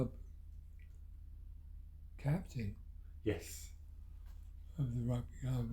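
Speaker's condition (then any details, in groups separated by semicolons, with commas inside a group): Parkinson's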